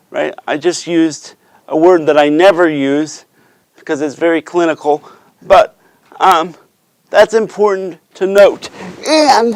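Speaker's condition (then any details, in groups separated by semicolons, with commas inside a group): Cerebral palsy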